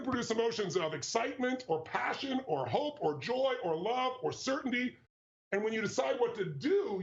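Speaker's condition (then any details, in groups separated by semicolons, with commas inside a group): No condition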